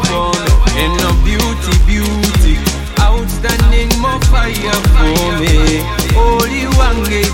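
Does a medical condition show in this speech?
No.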